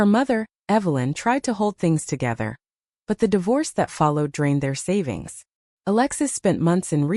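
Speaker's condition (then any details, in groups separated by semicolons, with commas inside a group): No condition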